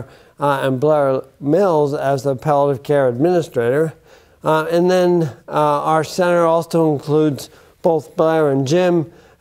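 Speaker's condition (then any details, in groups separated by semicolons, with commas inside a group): Bulbar onset ALS; affects speech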